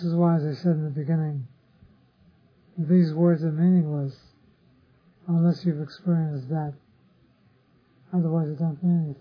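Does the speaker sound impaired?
Yes: Parkinson's disease; others offer remedies.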